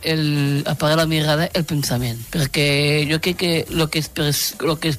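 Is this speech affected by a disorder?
Yes: Down syndrome; three copies of chromosome 21.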